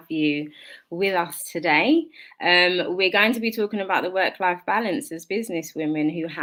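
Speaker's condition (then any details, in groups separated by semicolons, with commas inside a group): No condition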